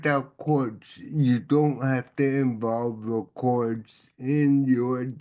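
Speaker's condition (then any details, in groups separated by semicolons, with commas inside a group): Cerebral palsy; many involuntary movements, sits rather than stands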